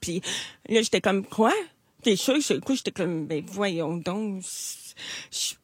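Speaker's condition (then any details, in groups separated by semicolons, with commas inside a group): Hearing loss; hard of hearing since childhood, attended special school for hard-of-hearing pupils, then mainstream school, skilled lip reader; relies on lip reading, asks others to repeat, avoids phone calls; accent when speaking, noted by others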